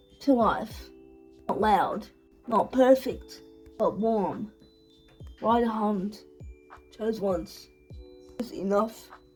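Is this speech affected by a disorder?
Yes: cerebral palsy.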